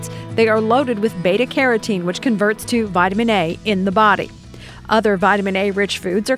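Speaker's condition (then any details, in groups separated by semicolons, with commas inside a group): No condition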